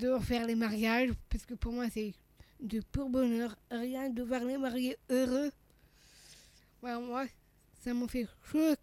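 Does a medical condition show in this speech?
Yes: Down syndrome (trisomy 21); congenital heart malformation, heart surgery at age one after Staphylococcus aureus infection, second heart operation near right ventricle; childhood speech therapy to tone tongue, swallowing problems, slowness.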